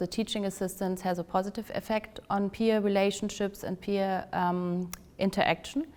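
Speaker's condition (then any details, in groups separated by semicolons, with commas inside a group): No condition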